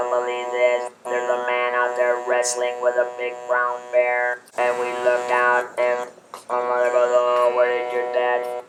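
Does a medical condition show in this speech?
Yes: laryngectomy, electrolarynx; speaks with electrolarynx.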